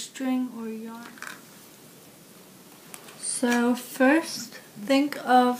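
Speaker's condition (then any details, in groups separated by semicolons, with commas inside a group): Cerebral palsy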